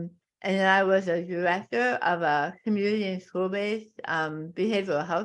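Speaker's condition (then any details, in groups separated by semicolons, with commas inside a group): Tongue cancer; voice changed and abnormal, tracheotomy affected speech, past feeding tube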